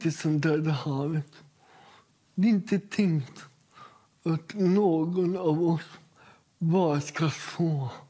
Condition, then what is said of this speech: Cerebral palsy. Ni kanske bara trodde att jag talade danska.